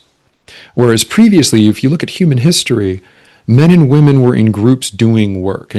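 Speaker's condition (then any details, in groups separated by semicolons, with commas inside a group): No condition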